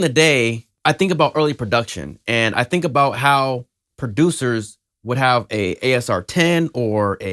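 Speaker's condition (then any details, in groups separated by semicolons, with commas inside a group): No condition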